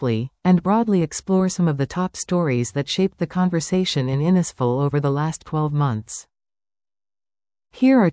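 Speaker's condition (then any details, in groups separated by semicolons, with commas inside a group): No condition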